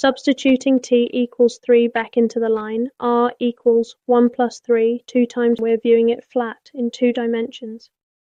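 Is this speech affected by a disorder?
No.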